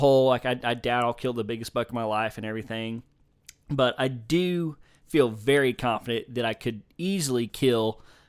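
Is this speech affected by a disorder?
No.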